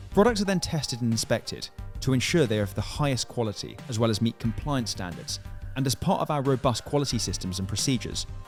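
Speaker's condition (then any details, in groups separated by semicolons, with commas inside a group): No condition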